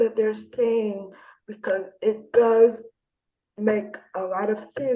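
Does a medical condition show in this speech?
Yes: spastic diplegia cerebral palsy.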